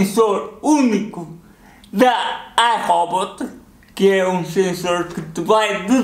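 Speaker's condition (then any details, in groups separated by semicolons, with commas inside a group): Cerebral palsy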